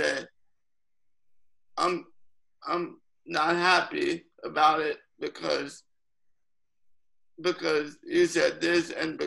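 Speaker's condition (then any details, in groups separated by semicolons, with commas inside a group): Cerebral palsy; lifelong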